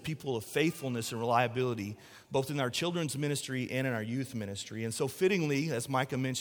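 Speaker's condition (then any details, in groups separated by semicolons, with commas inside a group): No condition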